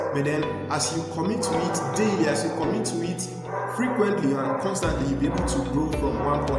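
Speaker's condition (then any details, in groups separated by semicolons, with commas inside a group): No condition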